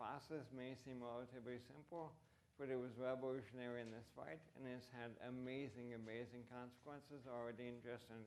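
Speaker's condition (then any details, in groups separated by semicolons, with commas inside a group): ALS; voice impacted, reduced fluency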